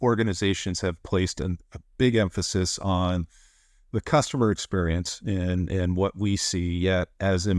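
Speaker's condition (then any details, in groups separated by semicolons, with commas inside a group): No condition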